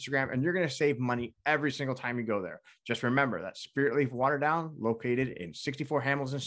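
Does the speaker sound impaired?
No.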